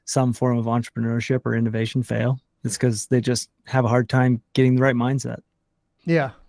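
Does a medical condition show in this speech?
No.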